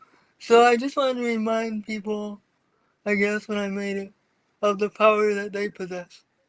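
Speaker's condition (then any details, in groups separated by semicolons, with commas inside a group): Cerebral palsy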